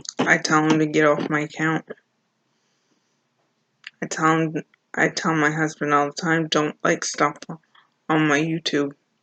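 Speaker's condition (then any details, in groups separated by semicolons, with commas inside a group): Cerebral palsy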